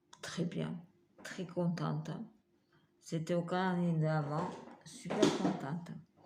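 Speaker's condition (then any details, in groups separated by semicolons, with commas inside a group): Multiple sclerosis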